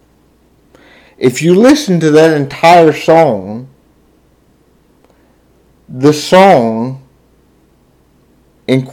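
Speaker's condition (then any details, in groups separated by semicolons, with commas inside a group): Cerebral palsy, spastic diplegia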